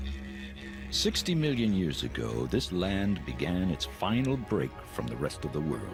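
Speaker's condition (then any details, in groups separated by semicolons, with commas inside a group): No condition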